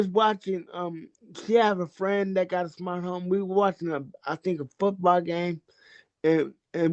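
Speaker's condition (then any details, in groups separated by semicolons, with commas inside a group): Cerebral palsy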